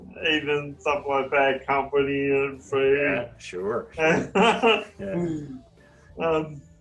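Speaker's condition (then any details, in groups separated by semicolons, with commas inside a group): Cerebral palsy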